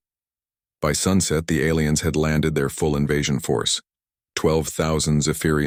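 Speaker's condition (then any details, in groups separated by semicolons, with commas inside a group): No condition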